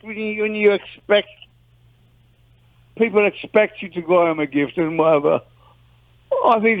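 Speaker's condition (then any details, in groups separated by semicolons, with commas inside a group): Parkinson's disease, mild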